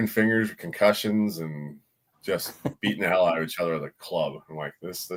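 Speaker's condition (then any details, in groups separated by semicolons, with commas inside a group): No condition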